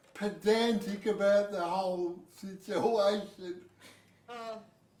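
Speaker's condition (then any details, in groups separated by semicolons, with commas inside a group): Cerebral palsy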